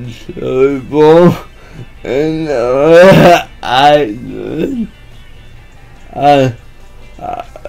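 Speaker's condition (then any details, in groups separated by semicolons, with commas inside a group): Cerebral palsy; one hand affected; atypical speech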